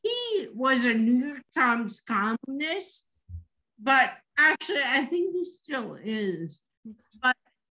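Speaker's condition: Dysarthria after stroke; tracheotomy

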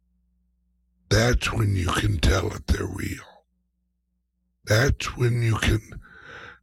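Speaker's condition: Speech impediment, mild; slight speech impediment

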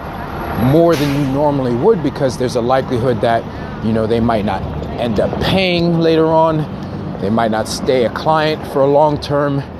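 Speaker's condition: No condition

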